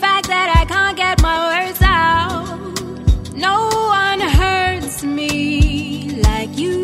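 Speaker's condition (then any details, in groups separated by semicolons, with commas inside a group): No condition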